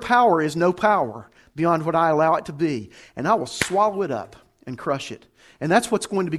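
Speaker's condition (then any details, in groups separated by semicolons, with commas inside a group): No condition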